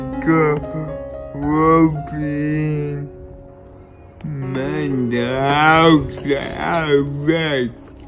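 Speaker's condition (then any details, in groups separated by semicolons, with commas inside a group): Cerebral palsy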